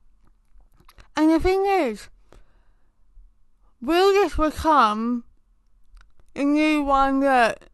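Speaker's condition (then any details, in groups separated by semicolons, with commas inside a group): Tongue cancer; oral cancer starting as tongue patch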